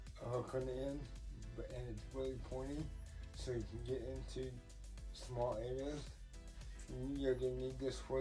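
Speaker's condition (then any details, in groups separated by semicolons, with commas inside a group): Cerebral palsy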